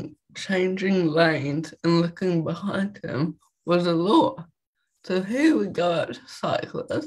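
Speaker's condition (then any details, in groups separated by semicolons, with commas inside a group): Cerebral palsy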